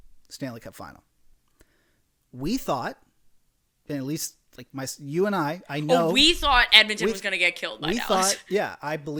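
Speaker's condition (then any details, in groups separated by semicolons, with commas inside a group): No condition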